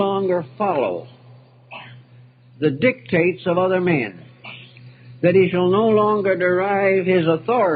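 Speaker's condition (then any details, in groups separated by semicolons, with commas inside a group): No condition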